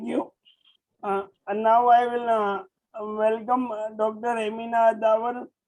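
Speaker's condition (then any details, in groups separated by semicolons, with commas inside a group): Motor neurone disease; voice strong and loud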